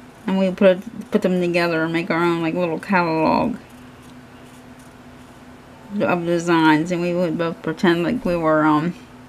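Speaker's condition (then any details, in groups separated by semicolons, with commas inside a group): Cerebral palsy; hands affected, shaking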